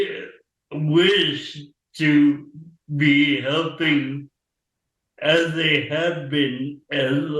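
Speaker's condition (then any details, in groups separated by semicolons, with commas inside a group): Traumatic brain injury; caused by accident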